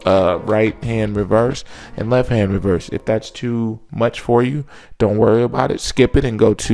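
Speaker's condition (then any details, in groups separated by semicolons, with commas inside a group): No condition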